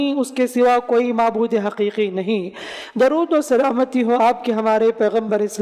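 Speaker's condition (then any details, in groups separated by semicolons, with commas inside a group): No condition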